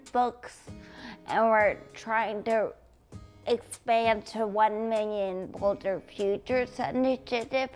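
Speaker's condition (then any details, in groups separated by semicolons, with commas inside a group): Traumatic brain injury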